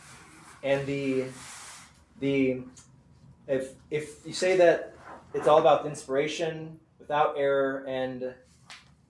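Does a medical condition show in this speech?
Yes: stuttering; lingering post-COVID brain fog and fatigue, at times reduced hearing; vowels very hard, takes time on words like infallible, talks before hard word as trick; here repeated words, prolonged sounds.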